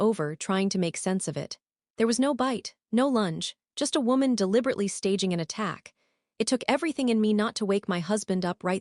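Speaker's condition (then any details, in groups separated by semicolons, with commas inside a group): No condition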